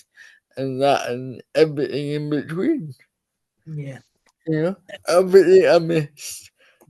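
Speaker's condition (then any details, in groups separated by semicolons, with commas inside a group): Cerebral palsy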